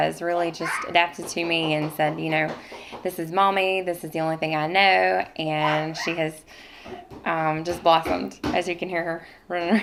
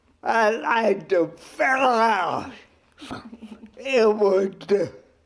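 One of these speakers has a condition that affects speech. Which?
The second: cerebral palsy; lifelong, since birth.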